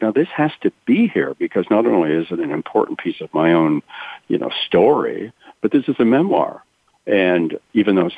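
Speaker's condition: No condition

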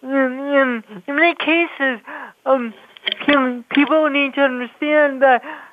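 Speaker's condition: Cerebral palsy; speech affected by cerebral palsy

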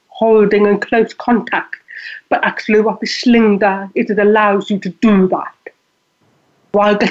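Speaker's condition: Deafness; deafness audible in voice

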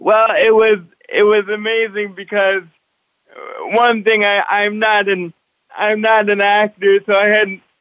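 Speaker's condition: Cerebral palsy; walks with walker

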